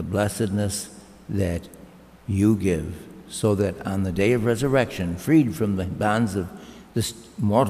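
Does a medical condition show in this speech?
No.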